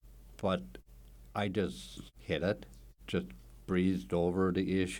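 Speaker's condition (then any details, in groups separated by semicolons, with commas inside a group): Primary progressive aphasia; rare dementia beginning with language, not memory; early stage, speech therapy, training on aac device for future use, no approved drugs; affects language, comprehension, reading, writing, speaking not main issue yet, shuts down in overlapping conversations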